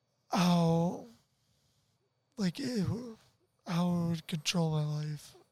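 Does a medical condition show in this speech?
Yes: tracheostomy, ventilator dependent; spinal cord injury from car accident at twenty, paralyzed from neck down, early cuff-up voicelessness.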